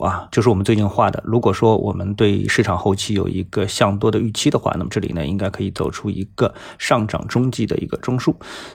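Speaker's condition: No condition

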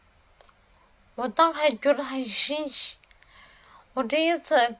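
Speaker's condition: Cerebellar atrophy, hereditary; cannot hold pen

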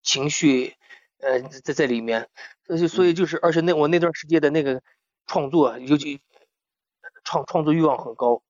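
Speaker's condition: Stuttering; stutter since childhood, Gansu Jingyuan dialect speaker; mild stutter audible in interview, repetitions, fillers; much worse speaking local dialect, fluent singing in dialect, feels comfortable within own breath rhythm; repeated sounds, repeated words

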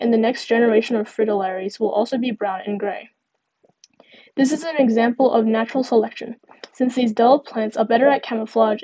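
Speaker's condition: No condition

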